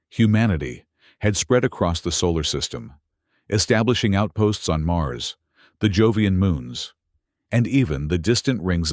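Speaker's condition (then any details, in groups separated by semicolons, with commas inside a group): No condition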